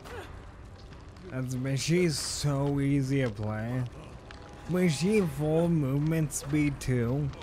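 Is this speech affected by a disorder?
Yes: ALS.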